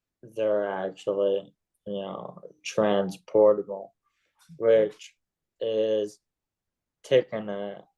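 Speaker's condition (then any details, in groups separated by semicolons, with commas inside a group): ALS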